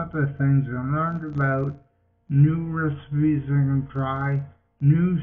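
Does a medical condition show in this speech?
Yes: multiple sclerosis.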